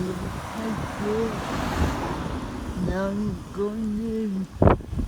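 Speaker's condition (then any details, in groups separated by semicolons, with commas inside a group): Cerebral palsy; spastic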